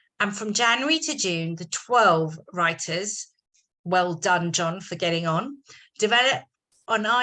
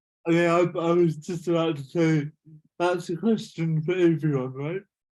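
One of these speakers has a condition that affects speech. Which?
The second: cerebral palsy; cerebral palsy, affects hands, types with two index fingers.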